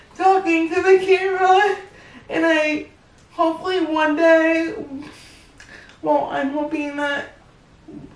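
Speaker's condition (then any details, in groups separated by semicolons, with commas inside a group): Cerebral palsy; able to talk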